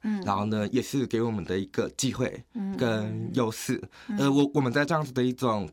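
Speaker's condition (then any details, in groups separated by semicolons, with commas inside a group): Hearing impairment; acquired hearing impairment, not from birth; slight accent, often taken for overseas Chinese or Southeast Asian, usually unnoticed, speaks well, normal word order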